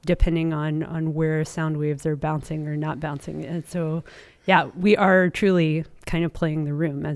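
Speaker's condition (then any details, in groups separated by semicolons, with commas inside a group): No condition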